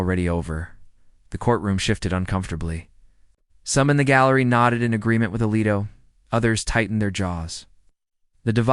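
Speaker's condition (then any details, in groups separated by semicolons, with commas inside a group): No condition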